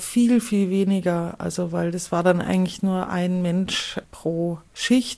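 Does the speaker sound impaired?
No.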